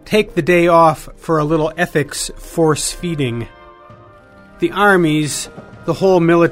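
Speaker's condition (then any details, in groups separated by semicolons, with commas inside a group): No condition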